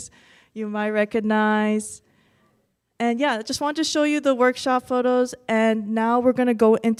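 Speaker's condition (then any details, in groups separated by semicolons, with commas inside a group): No condition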